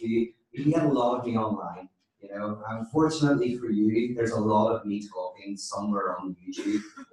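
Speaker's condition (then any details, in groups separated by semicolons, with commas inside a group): No condition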